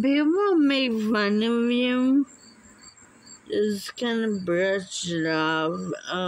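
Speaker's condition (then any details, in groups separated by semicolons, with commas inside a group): Muscular dystrophy; unable to walk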